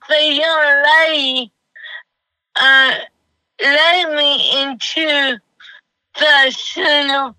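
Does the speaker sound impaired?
Yes: cerebral palsy; self-described as half-CP.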